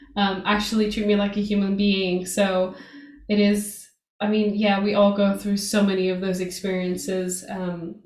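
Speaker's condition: No condition

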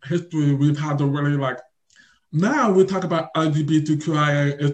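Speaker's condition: Deaf or hard of hearing; invisible deafness

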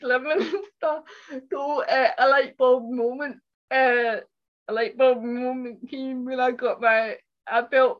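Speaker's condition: Cerebral palsy; speech impairment

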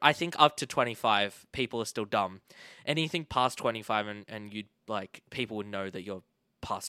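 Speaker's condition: No condition

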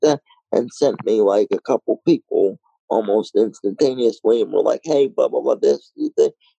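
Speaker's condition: Cerebral palsy, mild; lungs collapsed three days after birth, lack of oxygen, bleeding in one brain area, incubator nine weeks, lifelong wheelchair; self-rated severity about 3 of 10, needs some daily help, mostly independent

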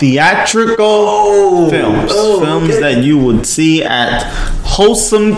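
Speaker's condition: No condition

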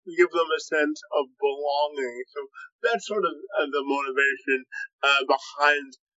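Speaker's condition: Cerebral palsy, spastic quadriplegia

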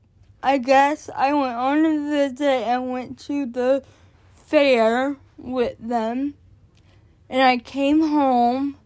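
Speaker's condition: Cerebral palsy; born addicted

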